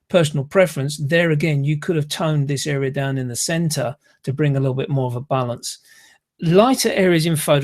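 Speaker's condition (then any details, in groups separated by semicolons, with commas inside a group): No condition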